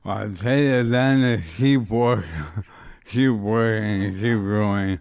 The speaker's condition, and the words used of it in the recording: ALS (motor neuron disease). And honestly, I'm hearing myself in a different way.